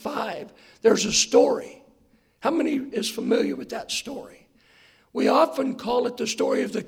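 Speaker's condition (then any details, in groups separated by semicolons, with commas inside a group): Hoarseness after vocal cord surgery; not smooth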